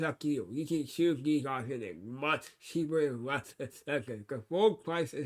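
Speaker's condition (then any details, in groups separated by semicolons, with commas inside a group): Cerebral palsy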